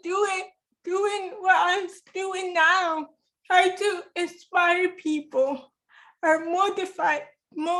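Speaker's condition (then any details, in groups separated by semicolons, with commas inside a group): Cerebral palsy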